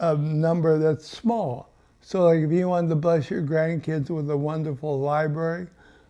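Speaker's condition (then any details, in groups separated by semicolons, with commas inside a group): ALS; rapidly losing speech, breathing and eating problems, eye-gaze device ready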